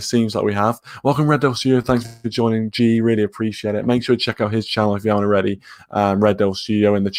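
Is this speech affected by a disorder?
No.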